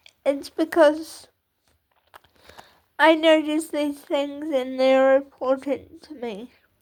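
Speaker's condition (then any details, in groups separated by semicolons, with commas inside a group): Cerebral palsy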